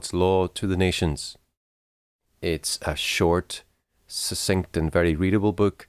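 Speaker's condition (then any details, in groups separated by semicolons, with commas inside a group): No condition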